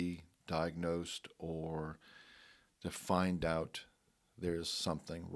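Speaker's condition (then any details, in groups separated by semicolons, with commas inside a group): No condition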